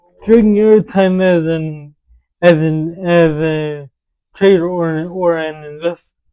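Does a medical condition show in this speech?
Yes: cerebral palsy; with developmental delay.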